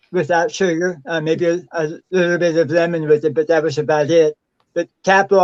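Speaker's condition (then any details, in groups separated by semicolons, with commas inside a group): Stage IV tongue cancer; very dry mouth after radiation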